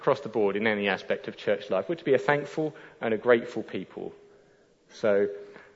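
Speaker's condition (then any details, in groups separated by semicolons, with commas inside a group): No condition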